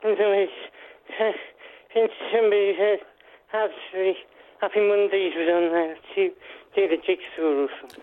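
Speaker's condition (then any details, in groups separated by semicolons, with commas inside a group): Parkinson's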